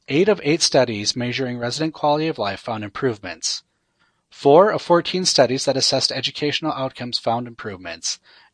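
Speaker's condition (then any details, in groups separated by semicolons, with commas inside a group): No condition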